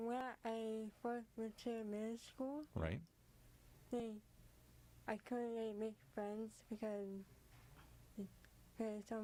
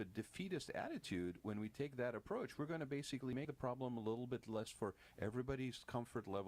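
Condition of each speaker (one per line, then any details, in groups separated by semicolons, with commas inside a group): Cerebral palsy; age 13; difficulty speaking, impediment affecting vocalizing, not understanding
No condition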